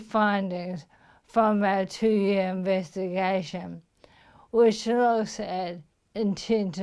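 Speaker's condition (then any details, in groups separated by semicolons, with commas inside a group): Motor neuron disease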